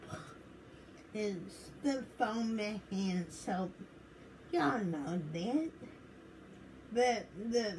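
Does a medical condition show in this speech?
Yes: cerebral palsy.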